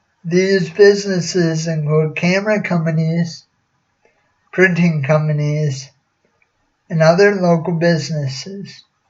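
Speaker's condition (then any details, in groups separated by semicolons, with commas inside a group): Cerebral palsy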